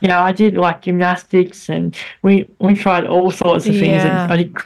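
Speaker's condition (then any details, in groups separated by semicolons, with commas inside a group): Bilateral cleft lip and palate; as child squeaky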